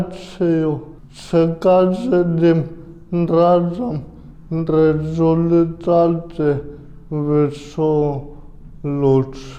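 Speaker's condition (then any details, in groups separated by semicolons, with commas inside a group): Cerebral palsy; impaired movement coordination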